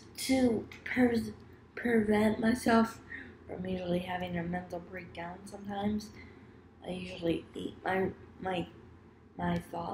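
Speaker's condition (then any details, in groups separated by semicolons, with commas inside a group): Cerebral palsy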